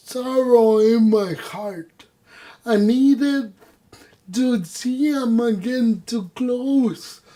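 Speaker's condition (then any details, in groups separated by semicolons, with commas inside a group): Cerebral palsy; voice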